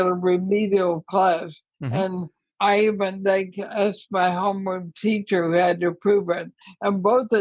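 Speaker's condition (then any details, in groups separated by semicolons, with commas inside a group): ALS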